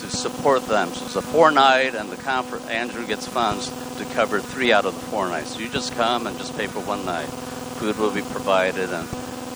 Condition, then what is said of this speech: No condition.